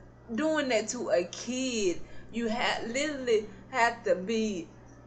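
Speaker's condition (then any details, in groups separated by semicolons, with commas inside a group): Cerebral palsy; not paralyzed, can stand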